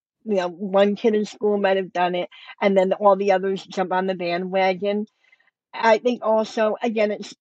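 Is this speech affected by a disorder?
Yes: cleft lip and palate; congenital, surgeries from 2 months, lip and palate closure, nose reconstruction, two bone grafts, ear tubes; speech affected, workplace discrimination over how speaks.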